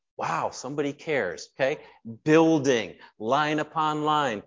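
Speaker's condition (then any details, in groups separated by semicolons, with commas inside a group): No condition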